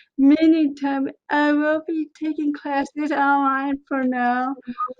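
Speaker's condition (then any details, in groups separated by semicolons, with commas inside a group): Cerebral palsy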